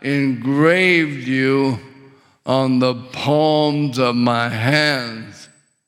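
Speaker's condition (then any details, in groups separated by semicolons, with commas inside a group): ALS; choked seriously on saliva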